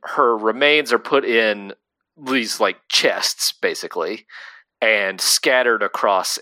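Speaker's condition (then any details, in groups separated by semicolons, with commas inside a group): No condition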